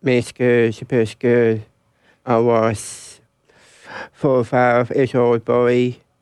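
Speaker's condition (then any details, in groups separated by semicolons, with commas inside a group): Down syndrome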